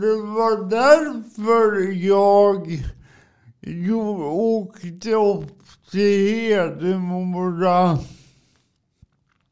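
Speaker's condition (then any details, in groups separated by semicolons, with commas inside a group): Cerebral palsy; from birth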